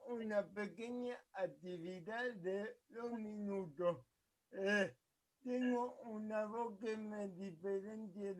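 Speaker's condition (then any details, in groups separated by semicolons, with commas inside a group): Cerebral palsy; speaks as if with potato in mouth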